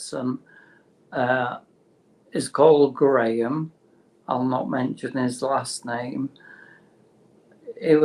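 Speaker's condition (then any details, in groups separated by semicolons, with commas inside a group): Motor neurone disease; terminal, no cure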